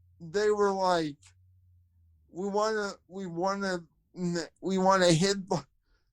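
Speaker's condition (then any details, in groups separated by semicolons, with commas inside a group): Cerebral palsy, spastic quadriplegia; mixed spastic quadriplegia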